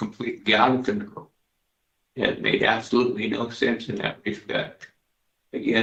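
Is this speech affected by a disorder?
Yes: Parkinson's disease.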